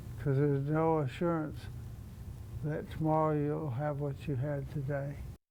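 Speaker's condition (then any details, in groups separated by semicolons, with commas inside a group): Parkinson's disease; deep brain stimulation surgery; lost ability to wade fish and golf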